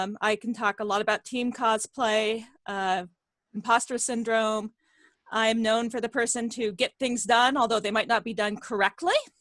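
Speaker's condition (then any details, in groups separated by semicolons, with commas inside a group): No condition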